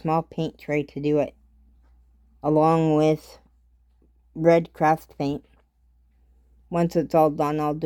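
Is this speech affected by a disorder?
Yes: cerebral palsy.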